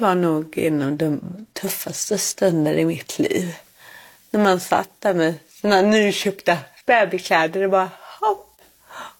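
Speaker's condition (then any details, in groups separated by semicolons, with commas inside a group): Cerebral palsy; harder to move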